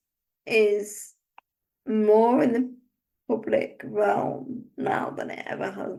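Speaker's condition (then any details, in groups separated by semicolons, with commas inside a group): Cerebral palsy; uses wheelchair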